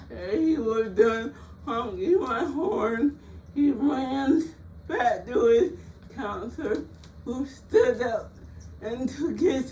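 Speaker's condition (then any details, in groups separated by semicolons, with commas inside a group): Cerebral palsy; frequent speech therapy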